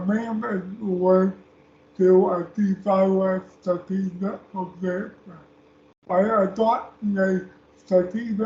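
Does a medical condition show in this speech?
Yes: speech impairment.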